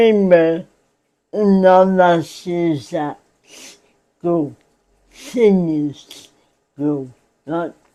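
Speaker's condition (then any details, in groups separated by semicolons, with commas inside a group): Cerebral palsy; spastic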